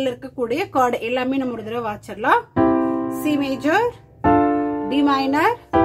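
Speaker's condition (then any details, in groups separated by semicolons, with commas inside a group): No condition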